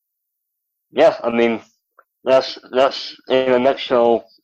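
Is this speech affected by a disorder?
Yes: cleft lip and palate; rare congenital defect like Rudy Garcia's, malformed legs, double amputee, over 20 operations by age 6.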